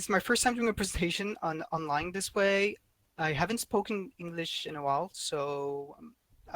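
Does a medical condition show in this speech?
No.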